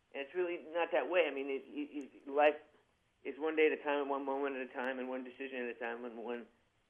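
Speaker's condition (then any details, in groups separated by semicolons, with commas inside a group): Parkinson's disease, young-onset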